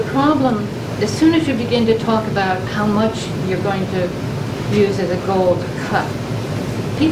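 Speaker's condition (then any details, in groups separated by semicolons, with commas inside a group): No condition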